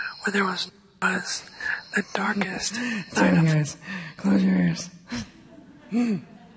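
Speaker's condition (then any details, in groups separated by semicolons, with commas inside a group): ALS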